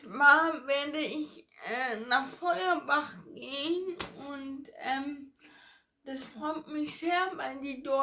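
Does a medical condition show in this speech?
Yes: ataxia; ataxia affecting hands and fingers.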